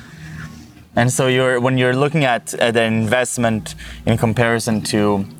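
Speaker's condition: No condition

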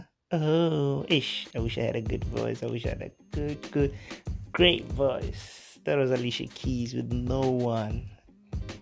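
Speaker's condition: No condition

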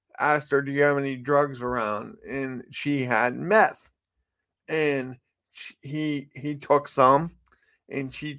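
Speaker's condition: Cerebral palsy; speech impediment

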